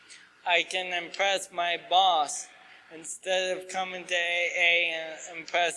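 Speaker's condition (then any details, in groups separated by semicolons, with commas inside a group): ALS; asked to talk slower, clearer, losing voice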